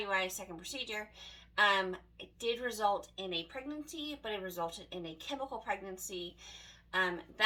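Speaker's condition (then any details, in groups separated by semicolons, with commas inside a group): No condition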